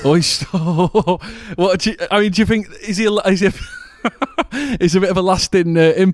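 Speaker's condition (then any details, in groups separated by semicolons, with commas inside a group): No condition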